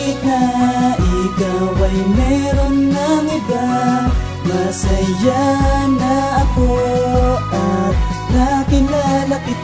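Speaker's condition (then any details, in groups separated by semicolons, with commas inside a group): No condition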